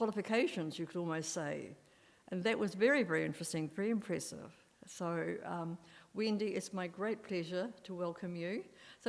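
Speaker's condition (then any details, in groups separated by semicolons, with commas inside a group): No condition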